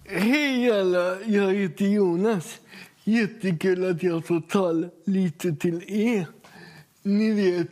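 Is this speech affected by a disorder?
Yes: cerebral palsy; uses assistive aids, has personal assistant; aged 43; speech atypical, jokes listeners might think it is Danish.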